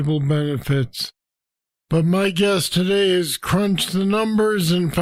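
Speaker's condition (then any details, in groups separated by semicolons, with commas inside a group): Parkinson's disease; deep brain stimulators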